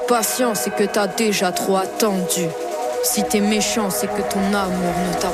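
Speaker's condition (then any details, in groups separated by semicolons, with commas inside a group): No condition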